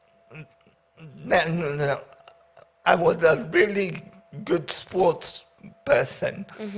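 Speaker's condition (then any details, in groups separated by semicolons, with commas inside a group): Paraplegia with essential tremor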